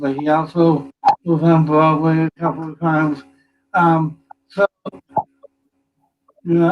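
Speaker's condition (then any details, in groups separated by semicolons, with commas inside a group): Cerebral palsy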